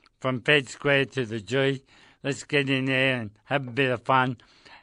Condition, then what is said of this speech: ALS (motor neuron disease). And apart from your speech, you look very, very well.